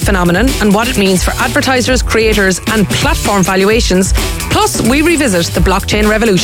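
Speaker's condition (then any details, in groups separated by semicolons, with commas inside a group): No condition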